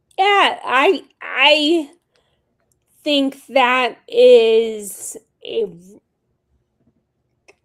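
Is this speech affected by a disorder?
Yes: Friedreich's ataxia; handwriting and speech.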